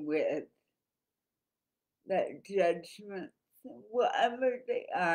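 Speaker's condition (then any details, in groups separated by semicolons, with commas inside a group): Cerebral palsy; noticeably affected speech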